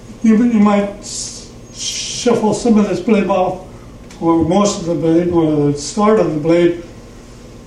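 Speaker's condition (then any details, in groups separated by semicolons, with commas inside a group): Parkinson's; trouble in the throat while speaking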